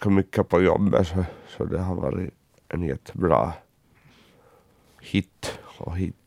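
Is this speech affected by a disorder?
Yes: cerebral palsy; uses wheelchair.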